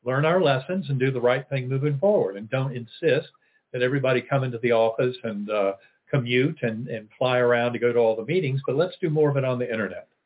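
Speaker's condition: No condition

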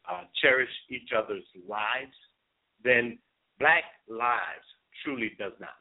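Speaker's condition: No condition

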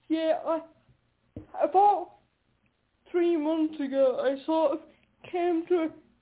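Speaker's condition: Quadriplegic cerebral palsy; uses a wheelchair

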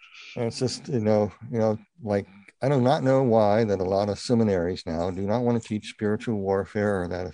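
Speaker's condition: Partial cleft palate; congenital

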